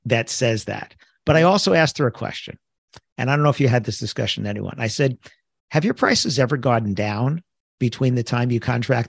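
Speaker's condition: No condition

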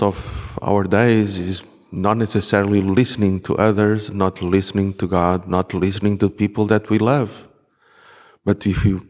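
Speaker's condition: No condition

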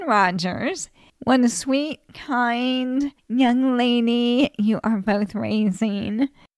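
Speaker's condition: ALS; still able to swallow and eat without choking

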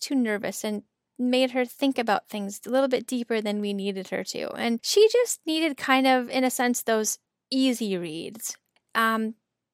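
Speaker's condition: No condition

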